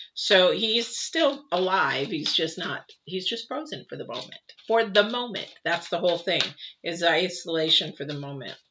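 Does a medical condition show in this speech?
No.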